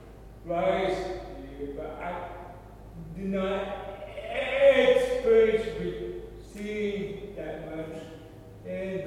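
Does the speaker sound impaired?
Yes: cerebral palsy; much improved.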